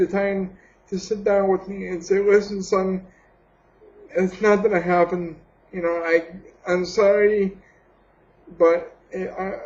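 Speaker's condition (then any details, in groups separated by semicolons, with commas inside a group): Cerebral palsy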